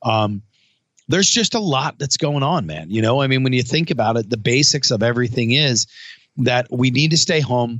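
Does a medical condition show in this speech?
No.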